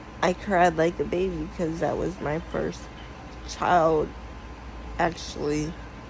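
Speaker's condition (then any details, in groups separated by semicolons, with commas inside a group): Cerebral palsy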